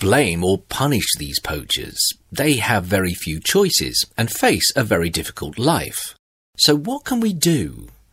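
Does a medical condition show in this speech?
No.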